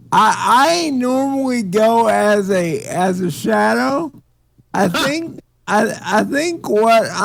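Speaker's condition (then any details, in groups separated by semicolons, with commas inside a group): Cerebral palsy; speech sounds drunk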